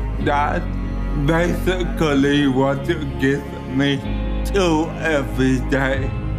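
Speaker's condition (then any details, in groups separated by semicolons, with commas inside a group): Cerebral palsy; present from birth, brain damage affecting movement and posture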